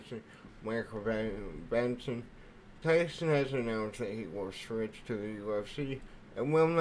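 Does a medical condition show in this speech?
Yes: cerebral palsy.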